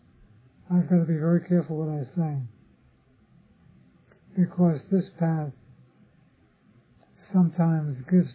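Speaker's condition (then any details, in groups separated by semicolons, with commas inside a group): Parkinson's disease; others offer remedies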